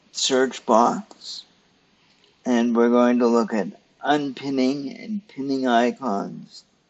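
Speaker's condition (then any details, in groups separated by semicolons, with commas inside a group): Cerebral palsy; stiff muscles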